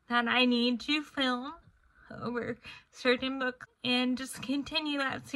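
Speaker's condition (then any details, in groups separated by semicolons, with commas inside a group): Cerebral palsy, spastic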